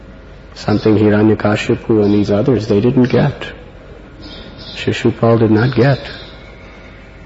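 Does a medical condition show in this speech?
No.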